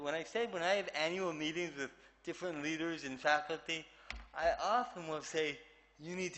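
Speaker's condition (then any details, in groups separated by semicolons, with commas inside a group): Cerebral palsy; affects movement and speech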